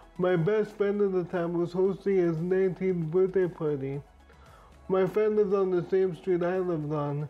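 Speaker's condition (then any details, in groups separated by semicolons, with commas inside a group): Brain injury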